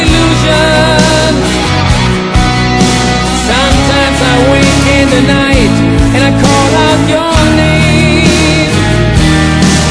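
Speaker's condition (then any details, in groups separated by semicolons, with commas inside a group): No condition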